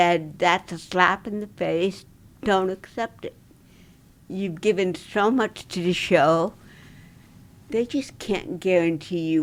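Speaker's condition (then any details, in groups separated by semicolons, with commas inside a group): Dystonia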